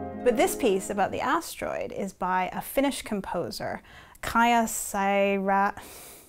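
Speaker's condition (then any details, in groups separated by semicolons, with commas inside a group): No condition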